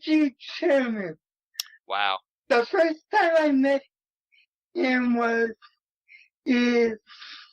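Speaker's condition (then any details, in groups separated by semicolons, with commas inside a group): Cerebral palsy; no pitch control, may be hard to understand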